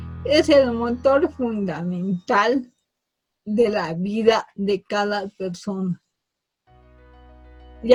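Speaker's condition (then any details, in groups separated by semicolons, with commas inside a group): Cerebral palsy from birth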